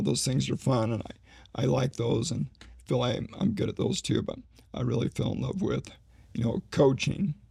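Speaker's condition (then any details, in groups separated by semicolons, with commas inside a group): ALS; slowly progressing form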